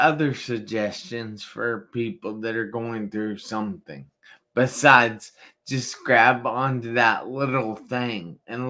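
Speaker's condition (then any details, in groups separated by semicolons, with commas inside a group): Traumatic brain injury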